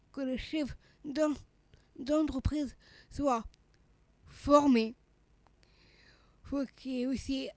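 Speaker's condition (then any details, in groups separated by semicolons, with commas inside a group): Down syndrome (trisomy 21); age 39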